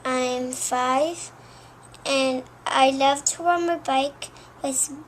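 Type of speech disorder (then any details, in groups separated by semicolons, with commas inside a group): Childhood apraxia of speech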